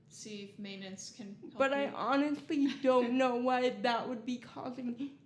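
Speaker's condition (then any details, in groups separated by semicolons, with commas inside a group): Cerebral palsy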